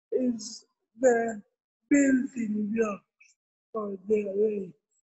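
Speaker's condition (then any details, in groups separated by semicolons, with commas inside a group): Cerebral palsy; did not cry or breathe at birth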